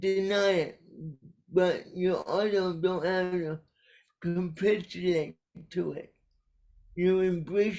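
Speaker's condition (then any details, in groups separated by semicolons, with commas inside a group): Cerebral palsy; caused by brainstem aneurysm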